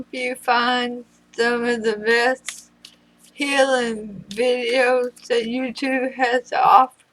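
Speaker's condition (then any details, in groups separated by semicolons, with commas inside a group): Throat cancer radiation damage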